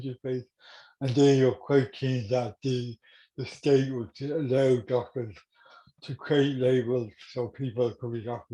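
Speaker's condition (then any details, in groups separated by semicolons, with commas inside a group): Cerebral palsy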